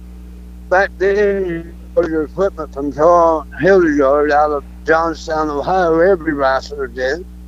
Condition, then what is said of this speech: Throat cancer. I'm alive and well, but my speech is not the best.